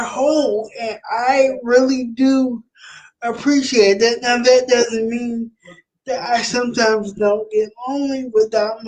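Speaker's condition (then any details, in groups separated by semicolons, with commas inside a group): Cerebral palsy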